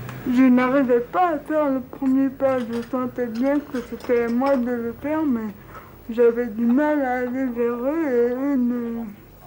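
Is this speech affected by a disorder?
Yes: cerebral palsy.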